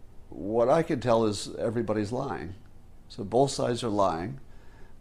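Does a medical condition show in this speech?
No.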